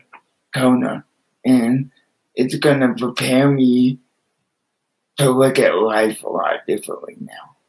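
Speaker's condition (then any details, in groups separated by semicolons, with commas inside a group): Cerebral palsy with spastic quadriplegia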